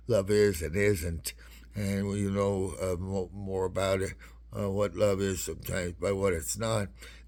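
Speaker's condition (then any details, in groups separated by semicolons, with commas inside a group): Parkinson's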